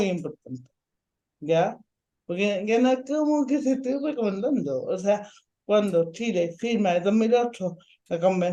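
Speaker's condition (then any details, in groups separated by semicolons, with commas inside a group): Ataxic cerebral palsy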